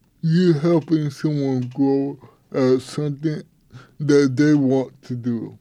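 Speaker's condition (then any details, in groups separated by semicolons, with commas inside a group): Cerebral palsy; congenital, tight muscles, affects walking and hands, takes medication, physical therapy for hands; affects speaking, would be very hard to understand without medication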